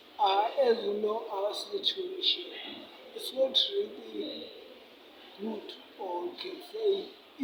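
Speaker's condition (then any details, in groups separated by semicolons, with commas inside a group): Cerebral palsy; affects speech and hands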